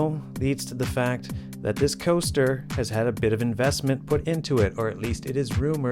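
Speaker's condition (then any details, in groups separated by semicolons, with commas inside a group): No condition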